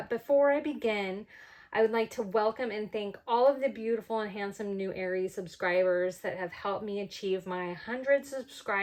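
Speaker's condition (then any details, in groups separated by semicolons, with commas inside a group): No condition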